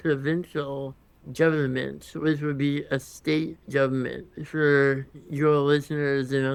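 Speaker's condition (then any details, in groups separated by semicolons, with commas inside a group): Congenital muscular dystrophy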